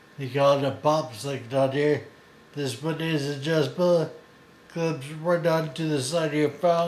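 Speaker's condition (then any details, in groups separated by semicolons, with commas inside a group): Friedreich's ataxia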